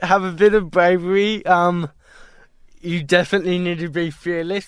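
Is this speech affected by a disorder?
Yes: cerebral palsy; diagnosed at 12 months at Westmead Hospital, ski poles hard to place; ongoing therapy at Cerebral Palsy Alliance, para-snowboarder, has driving license; at diagnosis told may never walk or talk.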